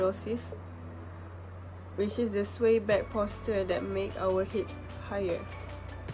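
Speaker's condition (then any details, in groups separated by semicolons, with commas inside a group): No condition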